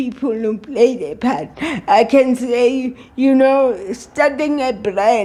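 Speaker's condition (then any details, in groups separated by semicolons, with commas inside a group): Cerebral palsy; speech impediment from muscle stiffness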